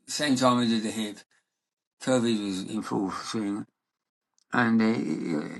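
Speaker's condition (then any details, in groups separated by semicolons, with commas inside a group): Parkinson's disease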